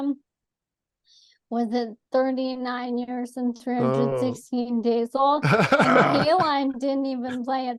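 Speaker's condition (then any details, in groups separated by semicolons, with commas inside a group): ALS; atypical case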